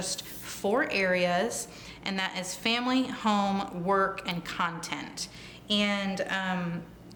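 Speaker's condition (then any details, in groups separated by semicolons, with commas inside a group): No condition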